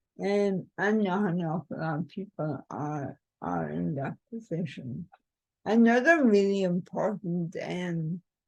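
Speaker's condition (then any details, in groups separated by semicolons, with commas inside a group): Cerebral palsy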